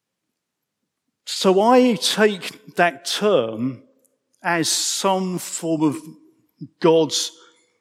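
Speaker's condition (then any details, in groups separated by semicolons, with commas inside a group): Stammer; prolonged sounds, blocks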